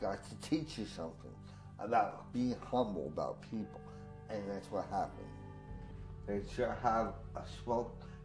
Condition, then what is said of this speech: Tracheostomy. So I can't sing the way I used to sing.